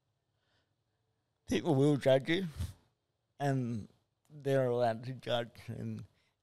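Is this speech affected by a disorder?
Yes: spastic cerebral palsy; spastic type from birth, 37 minutes without breath, brain damage, tight muscles, involuntary movements, poor balance; predicted never to walk or talk, prediction proved wrong.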